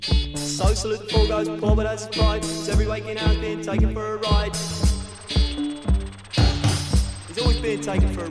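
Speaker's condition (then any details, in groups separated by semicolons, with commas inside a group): No condition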